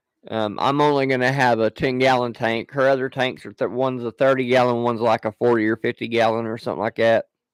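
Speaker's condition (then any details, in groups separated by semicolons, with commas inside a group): No condition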